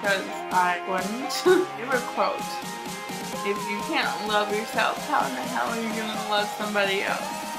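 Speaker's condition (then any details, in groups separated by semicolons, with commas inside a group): Cerebral palsy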